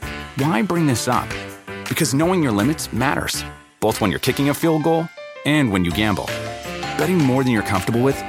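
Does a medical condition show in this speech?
No.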